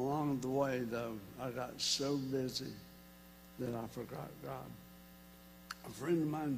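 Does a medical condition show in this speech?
Yes: ALS.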